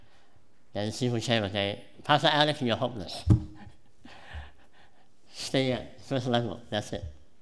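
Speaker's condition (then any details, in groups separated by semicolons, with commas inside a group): Cleft palate; congenital cleft palate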